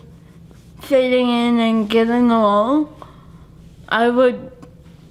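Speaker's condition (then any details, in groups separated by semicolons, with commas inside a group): Cerebral palsy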